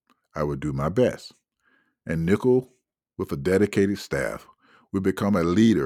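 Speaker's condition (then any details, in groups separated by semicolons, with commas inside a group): No condition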